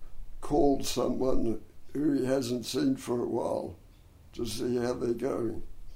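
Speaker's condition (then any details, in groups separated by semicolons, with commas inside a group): Dystonia and cerebral palsy; hard-to-diagnose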